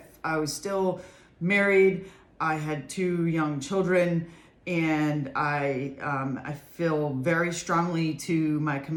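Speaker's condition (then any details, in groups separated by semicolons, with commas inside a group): No condition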